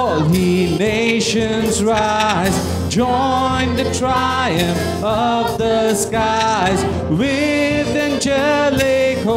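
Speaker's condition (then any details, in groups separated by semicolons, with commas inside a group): No condition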